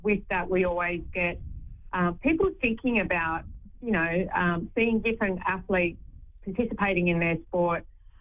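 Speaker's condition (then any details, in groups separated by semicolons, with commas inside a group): Deafness; two-time Paralympian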